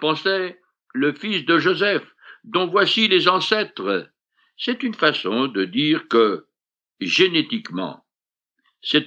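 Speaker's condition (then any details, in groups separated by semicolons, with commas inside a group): No condition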